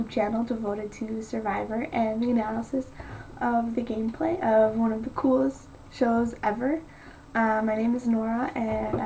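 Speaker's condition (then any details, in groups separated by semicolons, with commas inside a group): No condition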